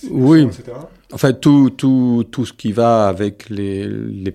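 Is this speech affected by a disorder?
Yes: stuttering; stuttering since early childhood, onset likely at language learning, marked childhood stutter per wife, entourage; still stutters, describes speech as fluent stuttering; describes self as stuttering fluently, says can be fluid; here repeated words, prolonged sounds.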